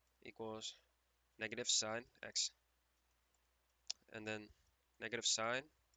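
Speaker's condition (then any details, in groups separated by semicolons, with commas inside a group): No condition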